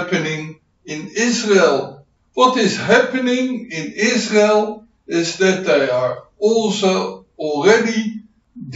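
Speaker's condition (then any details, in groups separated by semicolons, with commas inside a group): No condition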